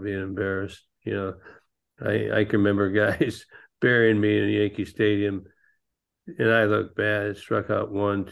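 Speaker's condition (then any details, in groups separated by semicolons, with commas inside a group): Parkinson's disease; pickleball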